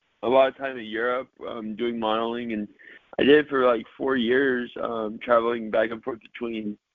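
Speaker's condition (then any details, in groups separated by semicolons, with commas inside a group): Cerebral palsy, mild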